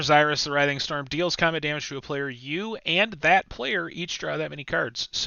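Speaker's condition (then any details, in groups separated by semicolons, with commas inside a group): No condition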